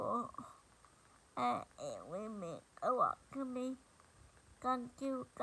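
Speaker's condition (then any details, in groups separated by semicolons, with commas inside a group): Cerebral palsy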